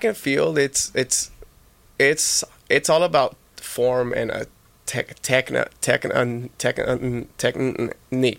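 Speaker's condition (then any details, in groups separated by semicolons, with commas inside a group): Stuttering; stutter and speech impediment from birth, improved gradually, not expected to fully go away; still stutters, improved over time, talking publicly a big challenge; much worse in childhood, once could not say a single sentence, hit head from frustration; repeated sounds, repeated words, prolonged sounds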